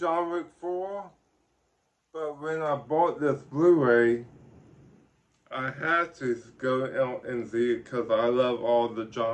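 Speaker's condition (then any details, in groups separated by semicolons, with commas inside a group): Ataxic cerebral palsy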